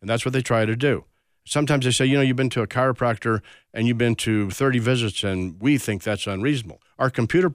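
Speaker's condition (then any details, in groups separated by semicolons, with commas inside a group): No condition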